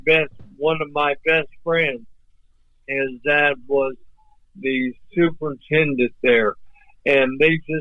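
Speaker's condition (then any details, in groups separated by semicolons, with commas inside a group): ALS; voice off but clear and understandable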